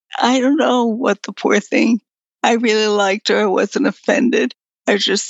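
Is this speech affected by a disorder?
Yes: progressive multiple sclerosis; quadriplegic, no hand use, walker to scooter to wheelchairs, talking harder as disease progressed; slowly worsening, latest change is lack of voice, needs caffeine from chocolate or coffee to talk; voice up and down, in and out with pulmonary muscle strength, sometimes no voice, assistant speaks.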